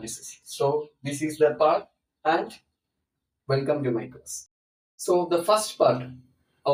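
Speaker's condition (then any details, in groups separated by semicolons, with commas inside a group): No condition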